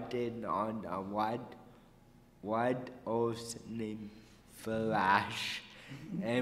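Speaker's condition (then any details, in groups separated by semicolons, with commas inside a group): Cerebral palsy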